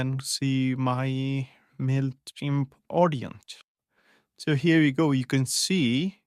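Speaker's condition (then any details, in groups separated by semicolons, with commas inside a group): No condition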